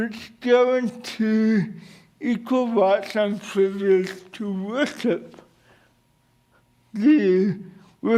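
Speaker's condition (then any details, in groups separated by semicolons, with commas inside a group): Cerebral palsy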